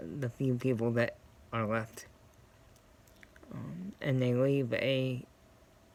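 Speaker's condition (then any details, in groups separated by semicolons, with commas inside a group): Cerebral palsy; scoliosis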